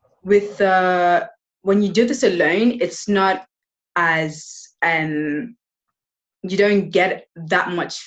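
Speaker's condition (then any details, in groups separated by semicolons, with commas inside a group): Stuttering; sometimes intense blocks, getting stuck; after 3-month program with Michael Williams, pausing and breathing techniques, improving in English and Spanish; before program: sometimes intense blocks, stuck on own name, nervous in new speaking situations; prolonged sounds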